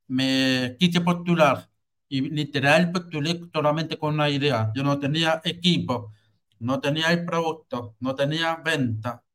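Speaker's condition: Hearing loss with cochlear implant; cochlea dead

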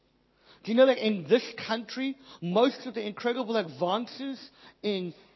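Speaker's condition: Cleft palate, Pierre Robin syndrome

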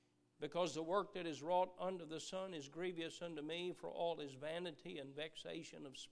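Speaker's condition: No condition

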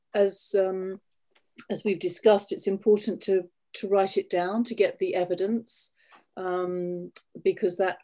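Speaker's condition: No condition

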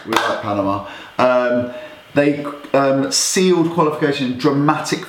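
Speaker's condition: No condition

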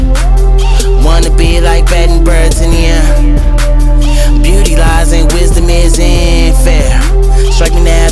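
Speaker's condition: No condition

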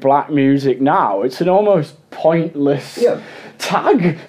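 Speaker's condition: No condition

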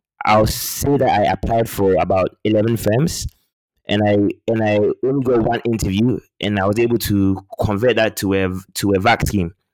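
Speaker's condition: Stammer; stammer since childhood, really bad growing up, one year of speech therapy as adult; two speech therapy courses in past year, weekly Toastmasters public speaking practice, openly discloses stammer; repeats or blocks on some words, fluency improved over time; repeated sounds, repeated words

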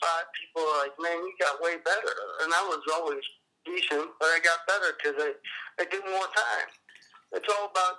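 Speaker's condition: Cerebral palsy; appearance likened to Parkinson's

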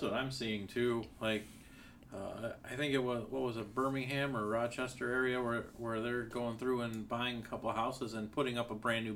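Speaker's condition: No condition

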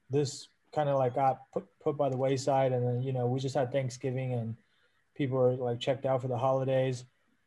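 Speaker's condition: No condition

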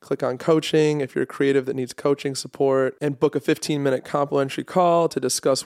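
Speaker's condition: No condition

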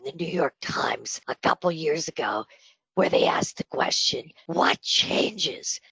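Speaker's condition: Spasmodic dysphonia; on Botox treatment

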